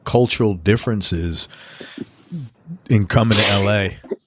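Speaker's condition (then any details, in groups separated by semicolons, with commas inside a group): No condition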